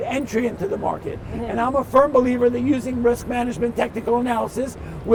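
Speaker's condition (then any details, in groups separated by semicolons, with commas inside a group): No condition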